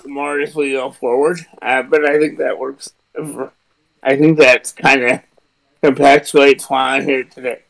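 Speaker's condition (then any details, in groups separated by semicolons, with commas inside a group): Cerebral palsy; present since birth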